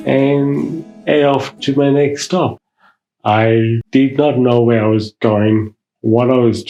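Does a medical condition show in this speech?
Yes: mild cerebral palsy.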